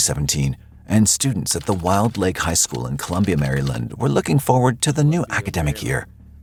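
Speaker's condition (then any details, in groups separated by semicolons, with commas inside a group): No condition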